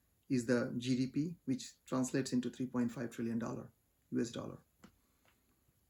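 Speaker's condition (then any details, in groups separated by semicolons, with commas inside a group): No condition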